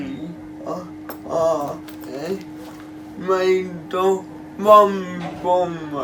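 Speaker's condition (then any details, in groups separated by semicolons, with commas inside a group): Cerebral palsy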